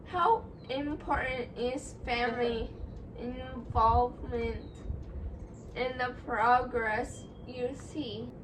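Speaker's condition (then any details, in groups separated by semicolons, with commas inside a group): Cerebral palsy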